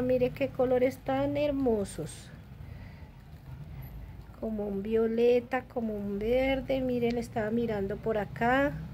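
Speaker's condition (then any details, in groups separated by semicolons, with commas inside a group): No condition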